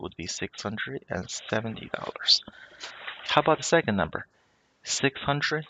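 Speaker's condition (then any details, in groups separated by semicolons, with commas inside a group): No condition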